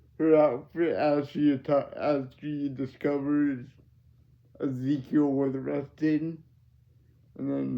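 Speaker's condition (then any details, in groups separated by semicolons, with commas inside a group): Cerebral palsy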